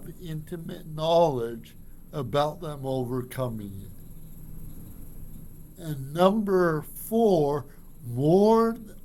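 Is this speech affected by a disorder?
Yes: cerebral palsy; from birth.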